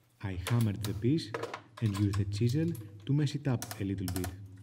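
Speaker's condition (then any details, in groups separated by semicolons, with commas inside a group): No condition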